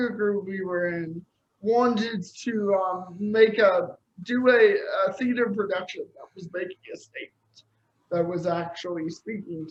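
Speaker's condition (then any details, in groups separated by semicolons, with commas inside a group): Cerebral palsy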